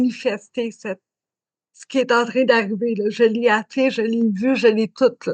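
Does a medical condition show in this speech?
Yes: cerebral palsy; spastic diplegic, from birth, many operations, walks with crutches; learning to speak was challenging.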